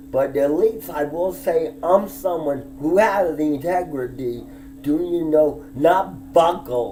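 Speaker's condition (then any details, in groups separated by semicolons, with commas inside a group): Disability with speech impediment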